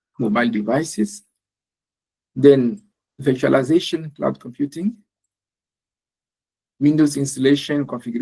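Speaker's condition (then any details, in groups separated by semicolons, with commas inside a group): No condition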